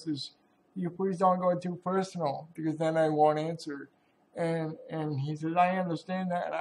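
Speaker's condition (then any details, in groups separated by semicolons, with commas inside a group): Cerebral palsy; sometimes hard to speak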